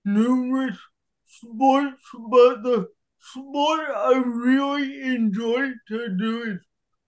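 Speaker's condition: Cerebral palsy; wheelchair user, cerebral palsy since childhood

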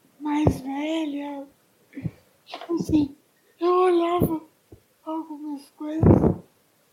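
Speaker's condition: Cerebral palsy; music therapy to develop communication and singing, possibly speech balance, singing recorded by music therapist

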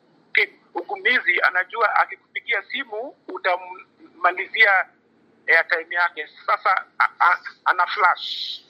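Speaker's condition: Stuttering; word repetitions heard in recording; phone calls take longer, more airtime spent than others, callers know airtime gets used up; repeated sounds

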